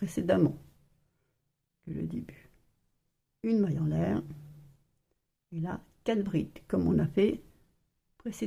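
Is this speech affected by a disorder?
No.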